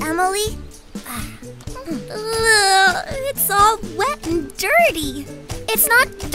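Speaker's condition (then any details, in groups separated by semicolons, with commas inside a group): No condition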